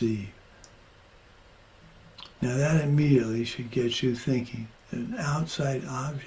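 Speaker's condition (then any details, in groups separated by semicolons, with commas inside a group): Parkinson's; progressing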